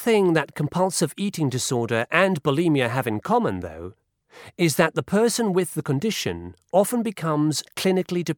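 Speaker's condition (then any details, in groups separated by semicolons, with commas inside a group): No condition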